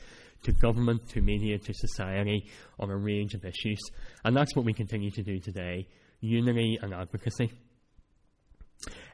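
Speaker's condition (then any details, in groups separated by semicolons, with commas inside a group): Cleft palate; speech not that clear at times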